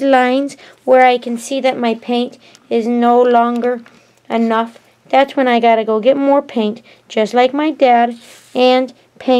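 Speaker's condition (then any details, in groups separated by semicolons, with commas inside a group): No condition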